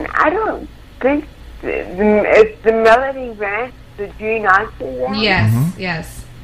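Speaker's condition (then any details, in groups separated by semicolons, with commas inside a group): Cerebral palsy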